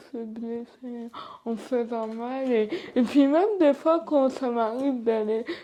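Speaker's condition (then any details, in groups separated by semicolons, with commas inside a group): Cerebral palsy; from birth, uses wheelchair; age 25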